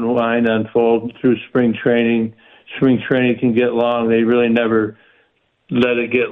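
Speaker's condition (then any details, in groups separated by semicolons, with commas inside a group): Parkinson's; stays active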